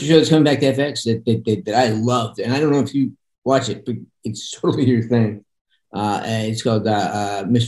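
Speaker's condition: Parkinson's; voice sometimes monotone

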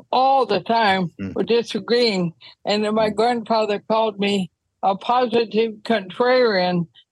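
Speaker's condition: ALS; wheelchair use when traveling

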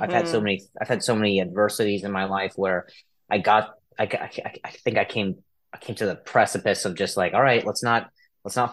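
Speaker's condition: Acquired stutter from brain injury; softball hit to throat at age 20, vocal cord damage, untreated traumatic brain injury; over a decade since onset, improved, neurologist care, ketogenic diet, brain exercises, antipsychotics, speech therapy; still stutters sometimes, more in one-on-one than crowds, exhausting, constant mental rephrasing and word avoidance; repeated sounds

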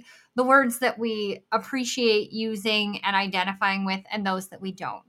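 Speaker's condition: Bilateral cleft lip and palate; congenital

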